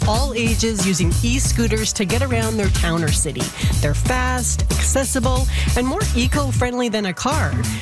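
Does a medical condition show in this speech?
No.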